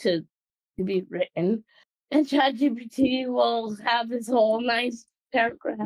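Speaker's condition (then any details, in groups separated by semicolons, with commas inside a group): Cerebral palsy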